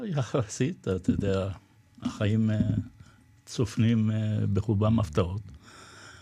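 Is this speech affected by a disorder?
Yes: Parkinson's disease; recently diagnosed, makes body and daily life difficult, had to sell motorcycle.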